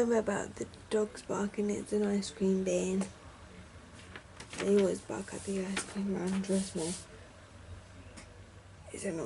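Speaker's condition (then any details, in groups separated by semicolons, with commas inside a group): Cerebral palsy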